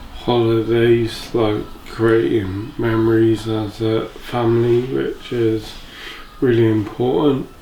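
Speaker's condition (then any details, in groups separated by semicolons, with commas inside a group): Motor neurone disease; affects speech and walking; diagnosed about six months ago, uses breathing apparatus; speech deteriorated since diagnosis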